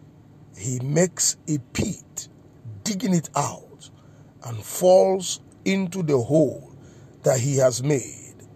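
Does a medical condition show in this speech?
No.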